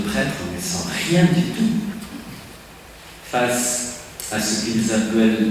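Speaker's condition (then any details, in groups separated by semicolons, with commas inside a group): No condition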